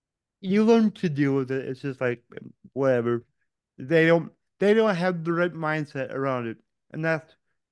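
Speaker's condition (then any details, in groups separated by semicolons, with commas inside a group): Cerebral palsy; born without heartbeat or breathing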